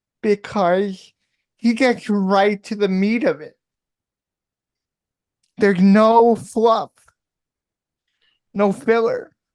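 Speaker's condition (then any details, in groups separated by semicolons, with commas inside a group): Cerebral palsy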